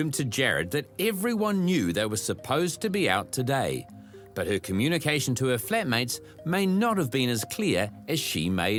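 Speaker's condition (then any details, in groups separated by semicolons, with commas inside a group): No condition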